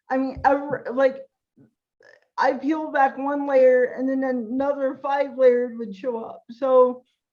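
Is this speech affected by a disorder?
Yes: cerebral palsy.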